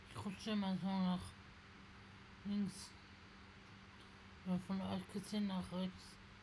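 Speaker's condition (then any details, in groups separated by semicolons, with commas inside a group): Spasticity from birth; multiple sclerosis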